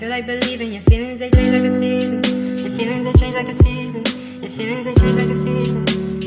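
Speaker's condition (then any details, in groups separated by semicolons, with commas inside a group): No condition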